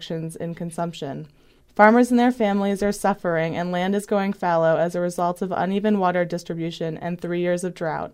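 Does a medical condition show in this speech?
No.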